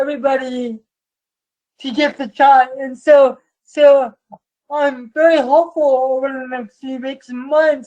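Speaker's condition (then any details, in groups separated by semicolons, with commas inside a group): Cerebral palsy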